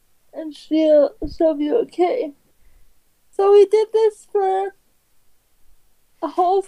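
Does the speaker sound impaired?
Yes: cerebral palsy; affects muscles, motor skills and all limbs, pain, serious complications needing surgery, morphine for two years; uses cannabis, helps with spasticity.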